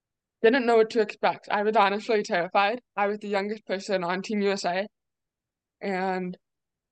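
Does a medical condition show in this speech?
Yes: deafness; deaf or hard of hearing.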